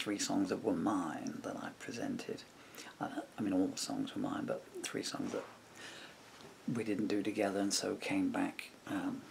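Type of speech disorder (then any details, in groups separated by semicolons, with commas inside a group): Bulbar dysarthria; progressive bulbar palsy (MND)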